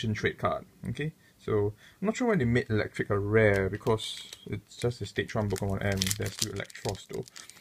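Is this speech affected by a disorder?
No.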